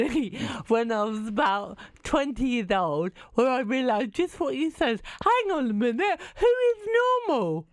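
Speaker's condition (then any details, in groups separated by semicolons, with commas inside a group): Cerebral palsy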